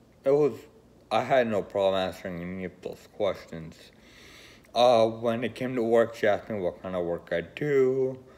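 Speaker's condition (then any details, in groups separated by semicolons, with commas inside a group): Friedreich's ataxia; uses wheelchair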